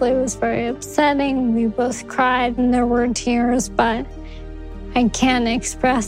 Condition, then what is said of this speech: ALS (motor neuron disease). Was appearing on podcasts and shows, her speech was being affected by ALS, and more people are asking questions.